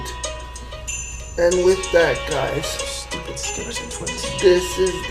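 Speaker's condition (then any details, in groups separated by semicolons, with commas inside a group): Cerebral palsy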